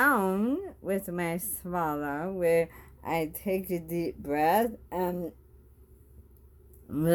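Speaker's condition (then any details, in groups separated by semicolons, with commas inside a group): Bulbar ALS; bulbar onset in lip and tongue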